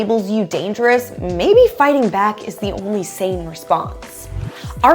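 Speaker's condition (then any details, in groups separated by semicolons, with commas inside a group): No condition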